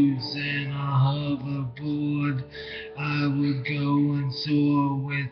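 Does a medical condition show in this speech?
Yes: brain injury.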